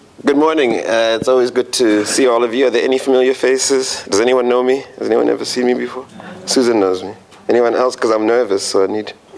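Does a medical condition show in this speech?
No.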